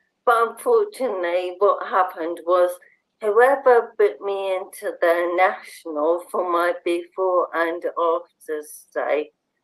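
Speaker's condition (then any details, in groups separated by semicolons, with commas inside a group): Motor neurone disease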